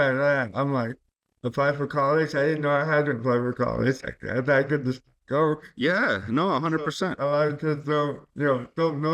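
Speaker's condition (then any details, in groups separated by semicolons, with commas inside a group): Cerebral palsy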